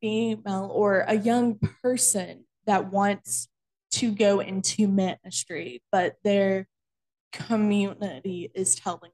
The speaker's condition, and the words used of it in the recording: Stuttering. And so one of these guys heard me talk and heard me stutter very, very bad.